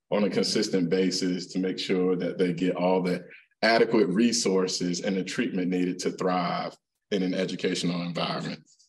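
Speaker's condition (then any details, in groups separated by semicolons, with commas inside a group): No condition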